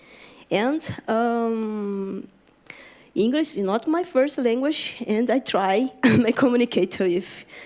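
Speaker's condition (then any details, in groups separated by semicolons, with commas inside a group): No condition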